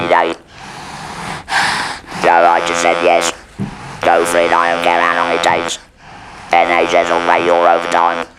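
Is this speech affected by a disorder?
Yes: laryngeal cancer with laryngectomy; laryngeal squamous cell carcinoma, laryngectomy; chemotherapy, radiotherapy, repeated surgery; lost speech after operation, speech therapy, slower speech clearer.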